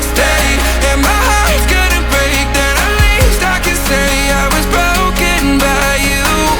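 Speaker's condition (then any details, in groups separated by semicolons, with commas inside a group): No condition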